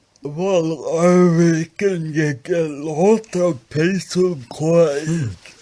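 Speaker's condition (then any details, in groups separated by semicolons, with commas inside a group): Acquired brain injury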